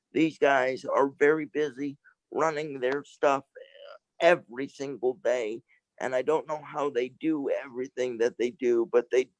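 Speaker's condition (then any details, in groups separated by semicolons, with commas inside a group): Cerebral palsy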